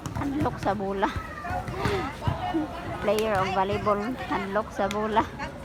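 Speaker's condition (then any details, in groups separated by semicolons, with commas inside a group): No condition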